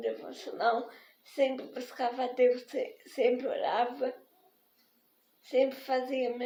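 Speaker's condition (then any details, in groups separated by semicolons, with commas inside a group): Spastic diplegic cerebral palsy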